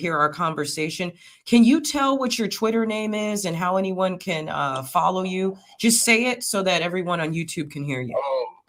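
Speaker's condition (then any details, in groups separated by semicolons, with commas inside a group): No condition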